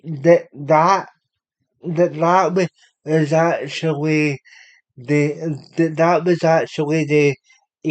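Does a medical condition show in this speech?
Yes: cerebral palsy; unable to walk.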